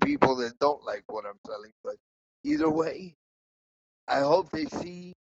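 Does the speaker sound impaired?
Yes: cerebral palsy; diagnosed at age one and a half in New Jersey, delayed crawling, poor sitting balance; said to be able to speak, see and hear.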